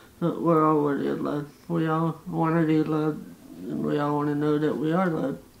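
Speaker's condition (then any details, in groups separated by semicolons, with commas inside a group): Facial paralysis; unclear speech, somewhat like stuttering but not stuttering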